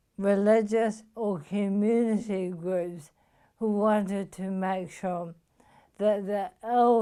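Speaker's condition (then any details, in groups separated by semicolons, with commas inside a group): Motor neuron disease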